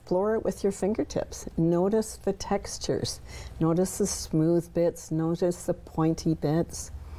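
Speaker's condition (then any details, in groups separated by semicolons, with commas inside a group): No condition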